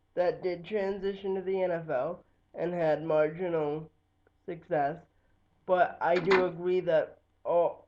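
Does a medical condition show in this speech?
Yes: cerebral palsy; wheelchair bound.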